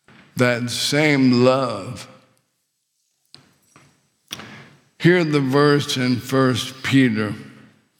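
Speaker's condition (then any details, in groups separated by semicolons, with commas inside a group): ALS; struggles with swallowing, choked seriously on saliva, windpipe tightened, couldn't breathe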